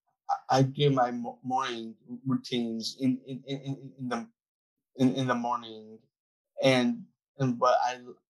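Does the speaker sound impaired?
Yes: Down syndrome; described as very articulate in giving details, public speaker, gave TEDx talk, hosts own podcast.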